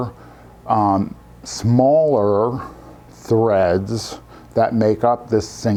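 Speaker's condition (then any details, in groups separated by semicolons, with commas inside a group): No condition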